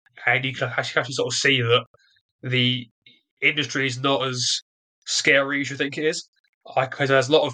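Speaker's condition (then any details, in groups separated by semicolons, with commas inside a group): Stutter; developmental, onset early childhood, lifelong, more severe during trial, barely able to speak first six months in prison; stutters during this interview; ignores disfluencies and keeps talking, media presence trained as main focus; blocks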